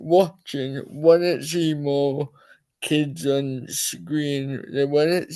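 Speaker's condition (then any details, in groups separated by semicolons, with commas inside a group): Cerebral palsy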